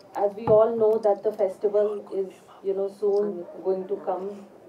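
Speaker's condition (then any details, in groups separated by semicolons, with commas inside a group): No condition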